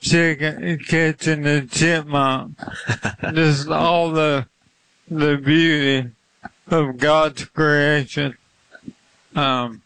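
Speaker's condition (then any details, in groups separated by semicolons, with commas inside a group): ALS; limb-onset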